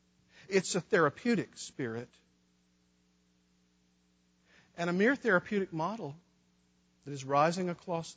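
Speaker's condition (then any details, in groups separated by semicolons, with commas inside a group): No condition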